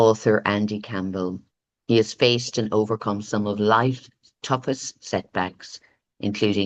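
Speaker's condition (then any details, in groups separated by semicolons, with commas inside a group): No condition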